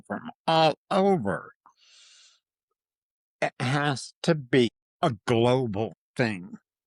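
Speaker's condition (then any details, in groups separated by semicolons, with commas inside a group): Parkinson's disease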